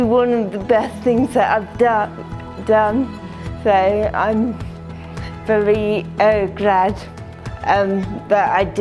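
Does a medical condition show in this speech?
Yes: cerebral palsy.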